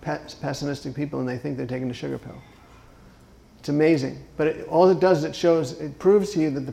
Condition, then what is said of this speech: Parkinson's disease. I got in from Saskatoon to Saskatchewan yesterday. That's a hard thing to say.